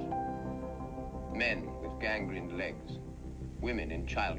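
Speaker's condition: No condition

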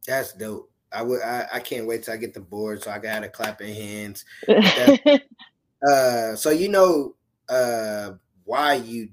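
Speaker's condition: No condition

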